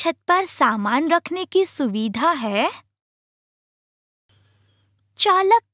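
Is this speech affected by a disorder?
No.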